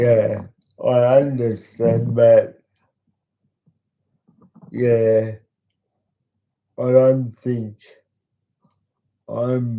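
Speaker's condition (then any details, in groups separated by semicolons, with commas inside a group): Cerebral palsy; talks slowly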